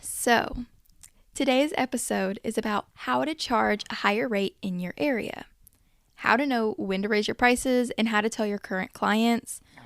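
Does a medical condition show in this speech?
No.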